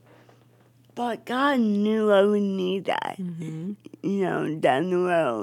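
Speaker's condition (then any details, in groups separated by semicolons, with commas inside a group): Cerebral palsy; cerebral palsy from oxygen deprivation at birth, affects speech, movement, balance, wheelchair, earlier physical therapy, walker; uses a wheelchair; jokingly called a god-given accent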